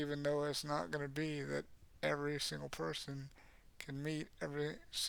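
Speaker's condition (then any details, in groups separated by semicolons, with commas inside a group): Cerebral palsy; has had speech therapy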